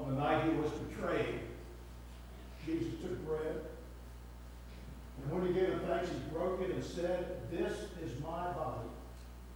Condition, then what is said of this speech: None; typical speech.